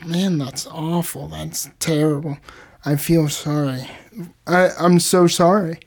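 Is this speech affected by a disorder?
Yes: cerebral palsy; spastic quadriplegic, all four limbs impaired, oxygen lack at birth, motor brain area damaged, diagnosed age 3; age 26, 23 years since diagnosis, lot of muscle tension, spasms, full sensation.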